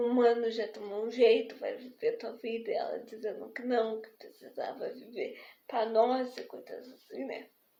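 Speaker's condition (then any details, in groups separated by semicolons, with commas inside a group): Spastic diplegic cerebral palsy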